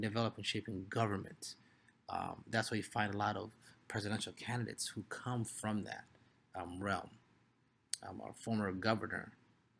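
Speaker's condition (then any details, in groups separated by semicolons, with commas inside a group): No condition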